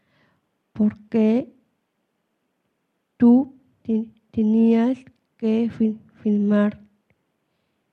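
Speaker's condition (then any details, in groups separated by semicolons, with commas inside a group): Down syndrome; speaks Spanish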